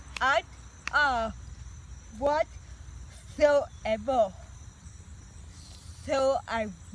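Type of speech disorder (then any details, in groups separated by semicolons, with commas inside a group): Apraxia of speech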